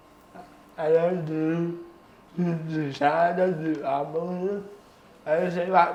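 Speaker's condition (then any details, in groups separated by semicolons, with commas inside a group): Cerebral palsy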